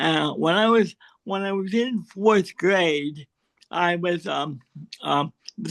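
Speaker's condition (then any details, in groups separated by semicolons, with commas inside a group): Cerebral palsy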